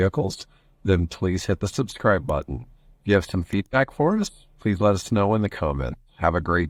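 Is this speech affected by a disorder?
No.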